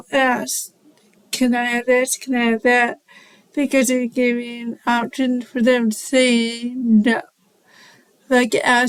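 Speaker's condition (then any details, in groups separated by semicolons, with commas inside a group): Cerebral palsy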